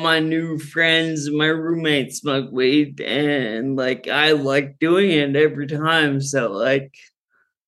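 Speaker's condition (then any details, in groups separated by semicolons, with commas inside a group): Friedreich's ataxia; progressive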